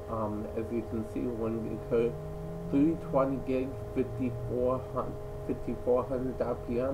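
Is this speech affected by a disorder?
Yes: cerebral palsy.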